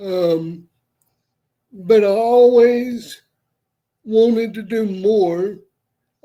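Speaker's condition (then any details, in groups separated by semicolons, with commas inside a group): Cerebral palsy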